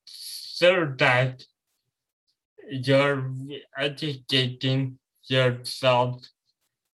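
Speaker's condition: Cerebral palsy

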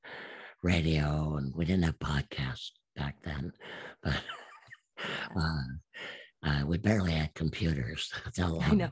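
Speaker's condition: Absent vocal cords; sounds made first then shaped by mouth

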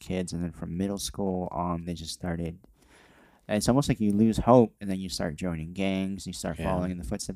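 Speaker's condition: Cleft lip and palate

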